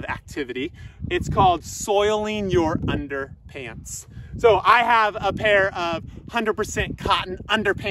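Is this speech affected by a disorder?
No.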